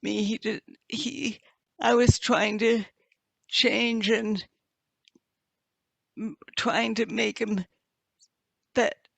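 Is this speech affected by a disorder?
Yes: multiple sclerosis; quadriplegic.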